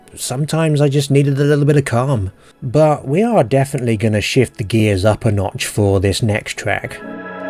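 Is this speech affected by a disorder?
No.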